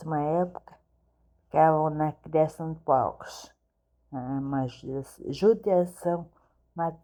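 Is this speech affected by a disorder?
Yes: cerebellar ataxia.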